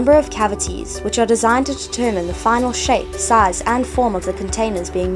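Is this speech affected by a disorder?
No.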